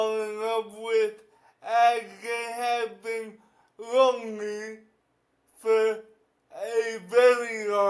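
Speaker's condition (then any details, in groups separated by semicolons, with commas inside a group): Cerebral palsy; affects whole body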